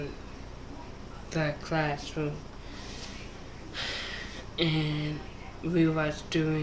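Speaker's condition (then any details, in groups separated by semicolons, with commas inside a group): Mild cerebral palsy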